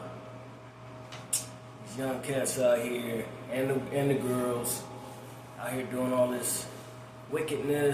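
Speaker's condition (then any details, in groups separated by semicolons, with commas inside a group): No condition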